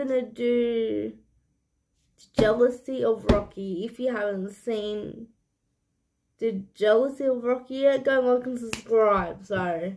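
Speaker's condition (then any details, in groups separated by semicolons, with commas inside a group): Cerebral palsy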